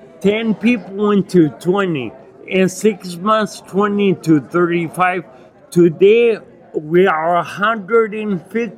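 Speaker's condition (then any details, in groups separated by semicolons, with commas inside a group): Acquired ataxia with dysarthria, acquired; Lance-Adams syndrome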